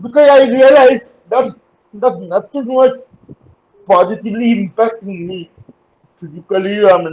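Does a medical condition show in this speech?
Yes: cerebral palsy; uses wheelchair.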